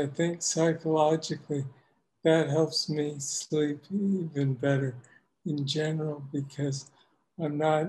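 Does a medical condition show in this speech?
Yes: Parkinson's disease; DBS implant, tremor originally main symptom; tremor worsening.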